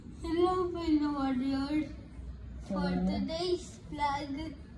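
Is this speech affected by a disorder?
Yes: cerebral palsy; affects hands, cannot write.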